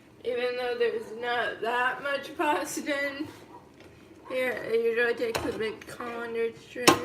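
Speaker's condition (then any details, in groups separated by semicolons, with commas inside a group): Cerebral palsy, mild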